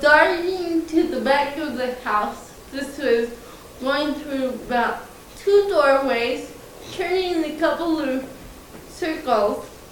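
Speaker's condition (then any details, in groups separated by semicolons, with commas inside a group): Cerebral palsy, mild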